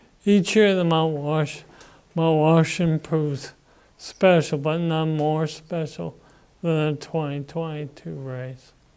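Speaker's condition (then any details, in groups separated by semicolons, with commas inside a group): Parkinson's disease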